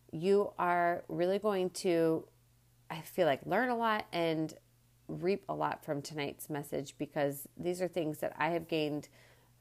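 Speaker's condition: No condition

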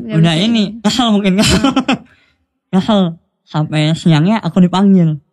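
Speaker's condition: Cleft lip (sumbing); voice affected, speech unclear by own account, concern about phone calls

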